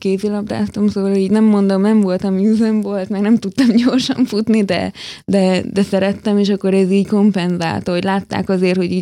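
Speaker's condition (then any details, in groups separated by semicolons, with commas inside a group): Hearing loss, hard of hearing, hearing aids; quiet child, started speaking late, recited nursery rhymes poorly in kindergarten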